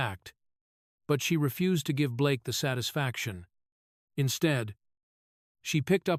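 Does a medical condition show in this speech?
No.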